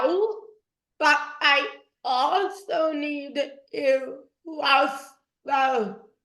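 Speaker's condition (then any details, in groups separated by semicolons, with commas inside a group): Dystonia; affected walking; walking now near normal; voice emerged after therapy sessions, previously not talking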